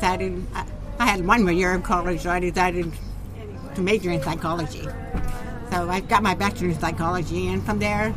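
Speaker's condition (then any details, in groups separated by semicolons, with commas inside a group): Profound deafness, genetic, profound; sometimes taken for German accent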